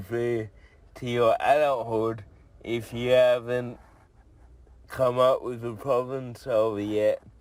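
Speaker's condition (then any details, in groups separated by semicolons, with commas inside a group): Cerebral palsy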